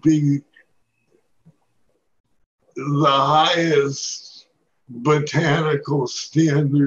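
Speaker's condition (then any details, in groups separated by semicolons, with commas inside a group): Parkinson's disease; medical cannabis treatment for years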